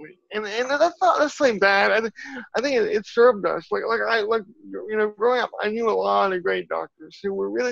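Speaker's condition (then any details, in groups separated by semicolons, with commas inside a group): Cerebral palsy; from birth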